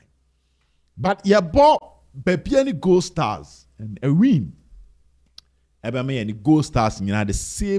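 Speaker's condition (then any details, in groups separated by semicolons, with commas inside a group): No condition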